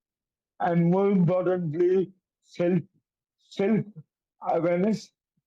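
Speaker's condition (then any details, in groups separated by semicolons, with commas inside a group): Cerebral palsy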